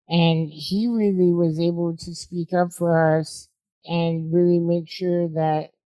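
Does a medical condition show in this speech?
Yes: spinal muscular atrophy type 2; uses microphone as voice-driven beat pad to make music.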